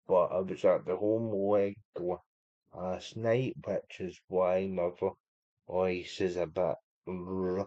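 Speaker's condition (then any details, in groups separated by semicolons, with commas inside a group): Cerebral palsy; unable to walk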